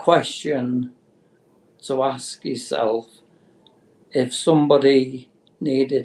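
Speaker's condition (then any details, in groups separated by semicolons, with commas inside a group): Motor neurone disease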